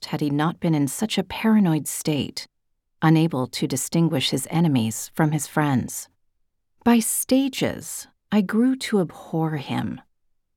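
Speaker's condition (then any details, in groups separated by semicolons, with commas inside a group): No condition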